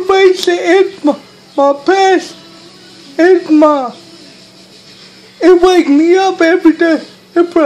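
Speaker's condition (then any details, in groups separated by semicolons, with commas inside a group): Cerebral palsy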